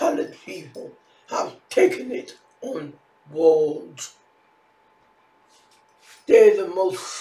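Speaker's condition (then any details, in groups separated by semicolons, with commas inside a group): Facial palsy; can barely hear own speech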